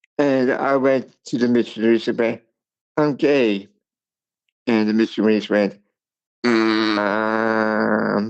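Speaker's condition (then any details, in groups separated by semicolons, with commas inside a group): Cerebral palsy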